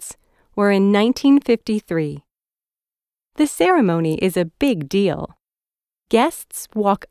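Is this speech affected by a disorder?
No.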